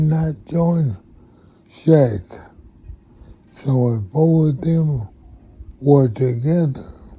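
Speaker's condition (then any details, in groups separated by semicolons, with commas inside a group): Multiple sclerosis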